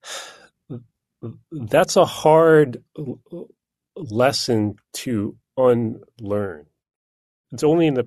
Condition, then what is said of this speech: Stuttering. I never even worry about the prospect of it when I sing.